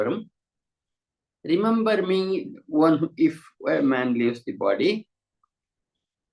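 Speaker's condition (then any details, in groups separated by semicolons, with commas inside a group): No condition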